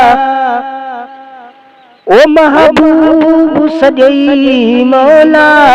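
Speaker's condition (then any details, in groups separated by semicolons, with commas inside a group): No condition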